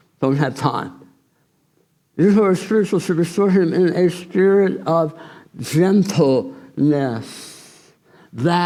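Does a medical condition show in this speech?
Yes: tongue cancer surgery.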